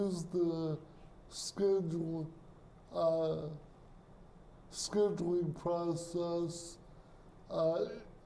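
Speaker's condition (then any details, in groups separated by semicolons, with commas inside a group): Cerebral palsy; speech impairment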